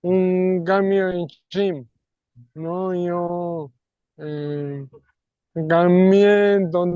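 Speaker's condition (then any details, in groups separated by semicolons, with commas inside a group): ALS; non-bulbar form; over 3 years since onset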